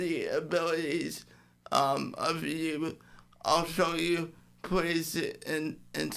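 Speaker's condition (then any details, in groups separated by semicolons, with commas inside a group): Cerebral palsy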